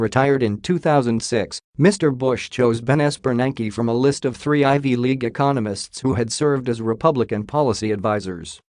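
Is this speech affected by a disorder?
No.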